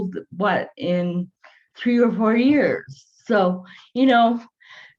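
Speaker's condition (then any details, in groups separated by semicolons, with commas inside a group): Cerebral palsy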